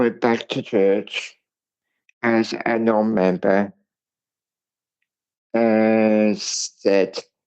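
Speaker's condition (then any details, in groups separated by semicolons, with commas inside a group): Cerebral palsy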